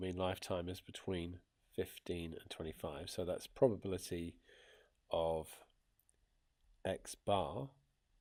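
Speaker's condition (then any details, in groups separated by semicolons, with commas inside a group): No condition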